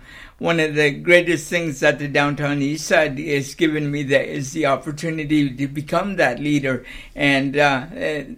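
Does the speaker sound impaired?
Yes: cerebral palsy.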